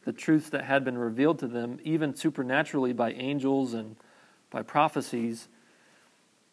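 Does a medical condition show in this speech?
No.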